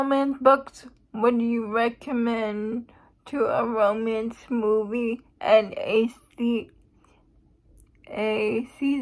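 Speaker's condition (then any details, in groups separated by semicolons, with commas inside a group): Cerebral palsy; uses wheelchair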